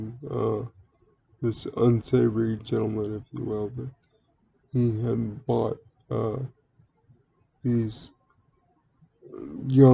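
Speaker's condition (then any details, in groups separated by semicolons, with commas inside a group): Cerebral palsy; speaks relatively well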